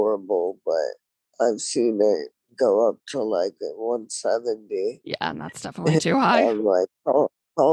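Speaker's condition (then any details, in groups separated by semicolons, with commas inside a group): Traumatic brain injury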